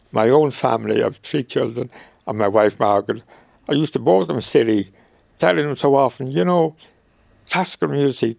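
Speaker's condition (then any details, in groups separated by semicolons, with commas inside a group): Motor neuron disease; diagnosed at St. Vincent's about a year after retiring, early falls running, thumb pain, wheelchair; about 5.5 years since diagnosis; may get out of breath while talking, voice still sounds characteristically like himself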